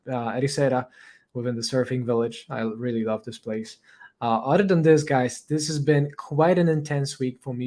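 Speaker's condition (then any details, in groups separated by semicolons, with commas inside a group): No condition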